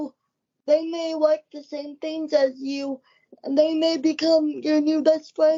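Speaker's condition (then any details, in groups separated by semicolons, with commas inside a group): Cerebral palsy; wheelchair user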